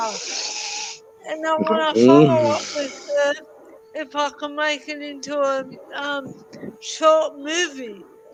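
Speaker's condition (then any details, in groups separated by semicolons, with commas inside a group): Cerebral palsy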